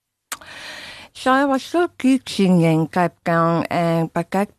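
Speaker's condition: Tongue removal for cancer; two surgeries, 8-hour resection with skin graft free flap reconstruction, small back part left; relearned speaking from scratch with speech therapist, could not speak after surgery, remaining tongue enables swallowing

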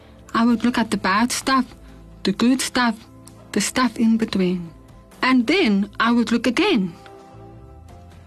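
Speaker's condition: Hearing loss with cochlear implants, severe; 97% hearing loss, struggled to understand in hearing school growing up; learned early to speak like hearing person, mother bonita drew out language, not natural

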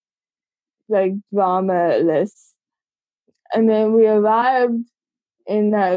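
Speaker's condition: Cerebral palsy; congenital, from birth, age 25

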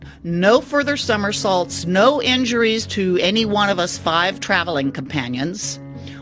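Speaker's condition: No condition

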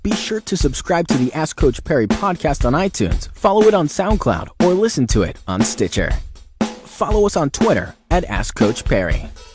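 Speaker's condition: No condition

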